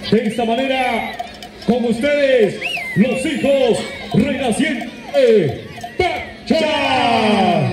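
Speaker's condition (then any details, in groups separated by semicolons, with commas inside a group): No condition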